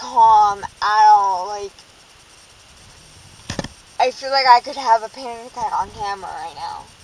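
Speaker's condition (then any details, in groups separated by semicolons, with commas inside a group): Cerebral palsy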